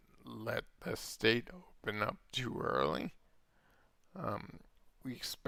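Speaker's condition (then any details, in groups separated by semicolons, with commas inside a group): Multiple sclerosis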